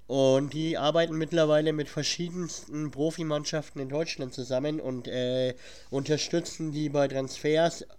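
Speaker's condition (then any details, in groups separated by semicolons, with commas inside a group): Cleft palate; cleft palate audible in speech, plus cold at recording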